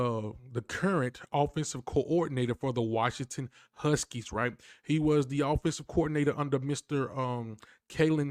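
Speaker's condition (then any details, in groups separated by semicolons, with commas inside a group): No condition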